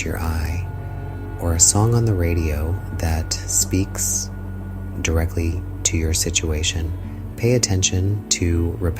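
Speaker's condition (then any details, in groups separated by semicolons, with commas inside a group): No condition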